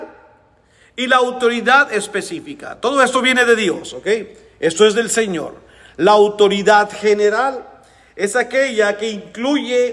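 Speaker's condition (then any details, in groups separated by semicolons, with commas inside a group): No condition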